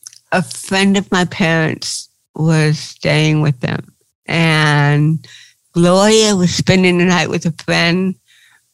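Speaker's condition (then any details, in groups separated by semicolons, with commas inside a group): Cerebral palsy; since birth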